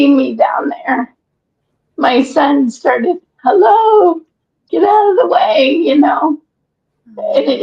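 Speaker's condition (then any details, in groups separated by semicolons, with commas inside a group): ALS; breathless after exertion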